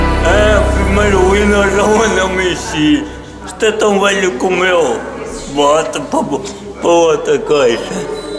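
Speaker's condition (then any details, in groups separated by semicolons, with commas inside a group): Cerebral palsy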